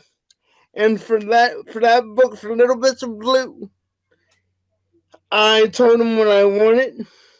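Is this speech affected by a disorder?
Yes: cerebral palsy; wheelchair user.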